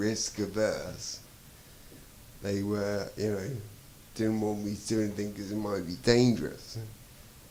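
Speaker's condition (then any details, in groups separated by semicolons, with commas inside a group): Traumatic brain injury; given breathing support in hospital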